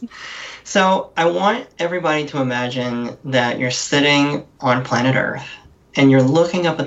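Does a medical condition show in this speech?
Yes: cleft lip and palate; congenital cleft lip and palate; different, more nasal-sounding voice due to cleft, talks differently.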